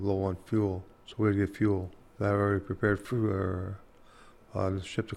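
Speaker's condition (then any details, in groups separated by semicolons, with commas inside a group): Parkinson's disease; Parkinson's disease attributed to Agent Orange exposure during Vietnam service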